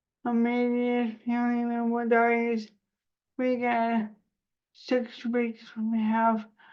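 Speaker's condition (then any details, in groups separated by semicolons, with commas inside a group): Cerebral palsy; spasticity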